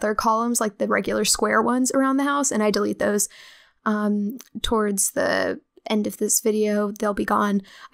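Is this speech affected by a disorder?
No.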